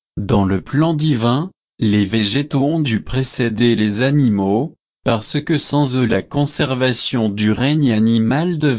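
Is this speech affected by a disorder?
No.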